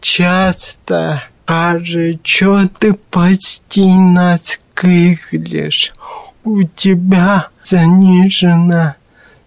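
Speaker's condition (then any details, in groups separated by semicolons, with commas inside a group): Cerebral palsy; since birth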